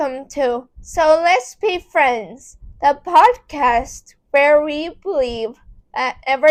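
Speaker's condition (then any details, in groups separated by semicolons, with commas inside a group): Cerebral palsy; affects muscles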